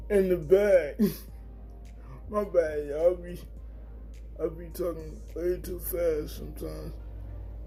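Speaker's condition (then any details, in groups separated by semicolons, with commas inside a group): Cerebral palsy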